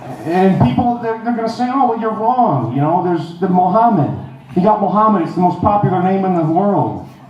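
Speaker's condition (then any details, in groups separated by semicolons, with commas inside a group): No condition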